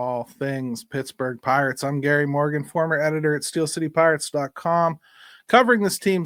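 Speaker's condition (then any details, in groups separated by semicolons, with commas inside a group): No condition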